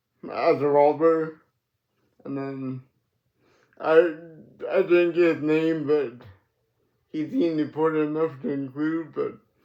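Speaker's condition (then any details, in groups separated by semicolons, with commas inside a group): Cerebral palsy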